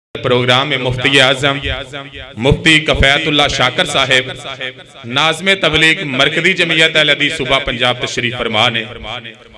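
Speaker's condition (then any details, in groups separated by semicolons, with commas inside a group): No condition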